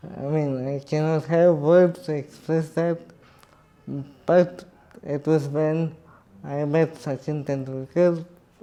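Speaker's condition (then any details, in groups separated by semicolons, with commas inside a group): Cerebral palsy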